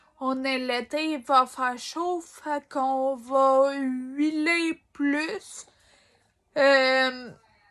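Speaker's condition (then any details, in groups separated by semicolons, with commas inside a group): Ataxia; degenerative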